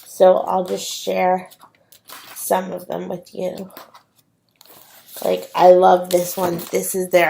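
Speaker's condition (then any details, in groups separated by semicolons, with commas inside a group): Cerebral palsy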